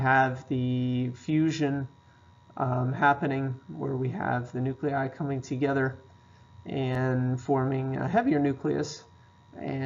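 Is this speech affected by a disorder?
No.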